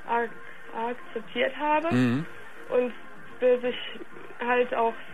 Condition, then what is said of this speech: Stuttering. Also erstmal ist es sehr stark von den Launen abhängig.